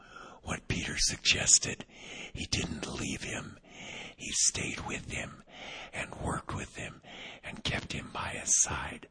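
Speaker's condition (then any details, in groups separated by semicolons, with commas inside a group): Vocal cord paralysis, unilateral; one vocal cord paralyzed, about 6 weeks; voice not yet back, audibly affected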